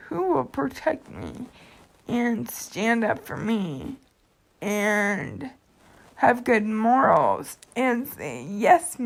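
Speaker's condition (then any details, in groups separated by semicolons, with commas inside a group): Cerebral palsy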